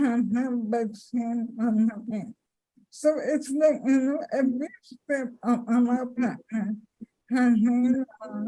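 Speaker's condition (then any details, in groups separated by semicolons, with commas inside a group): ALS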